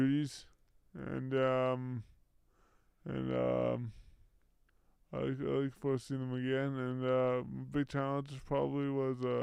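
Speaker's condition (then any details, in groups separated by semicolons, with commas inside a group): Brain injury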